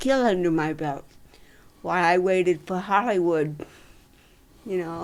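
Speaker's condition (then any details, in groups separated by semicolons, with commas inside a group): Dystonia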